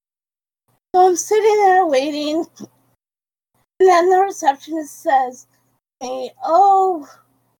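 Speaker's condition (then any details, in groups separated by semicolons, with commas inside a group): Cerebral palsy; quadriplegic, wheelchair user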